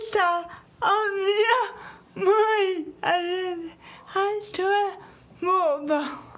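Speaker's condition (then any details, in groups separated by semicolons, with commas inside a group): Cerebral palsy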